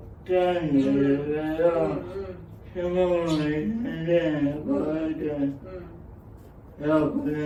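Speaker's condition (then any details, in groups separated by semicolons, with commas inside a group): Cerebral palsy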